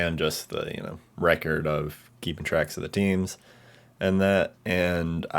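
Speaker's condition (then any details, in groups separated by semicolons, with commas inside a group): No condition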